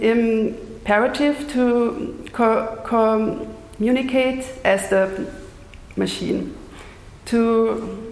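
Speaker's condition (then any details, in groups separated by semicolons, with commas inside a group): Stuttering; lifelong stutter, neurological cause, speech therapy in youth, jaw, belly and leg cramps from suppressing stutter; audibly stuttering during lecture performance; repetitions, blocks, stutters on own name, slower than fluent speakers, amount varies daily, smooth repetitions when unafraid; repeated sounds, prolonged sounds, blocks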